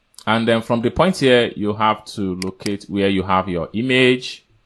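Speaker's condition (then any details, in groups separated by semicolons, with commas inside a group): No condition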